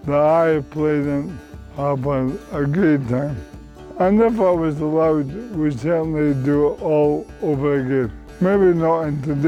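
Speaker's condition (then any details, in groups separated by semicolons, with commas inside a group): Motor neurone disease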